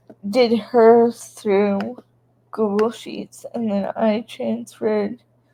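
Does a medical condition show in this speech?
Yes: cerebral palsy.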